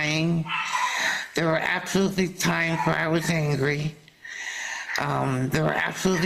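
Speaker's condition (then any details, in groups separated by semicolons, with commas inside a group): Salivary duct carcinoma surgery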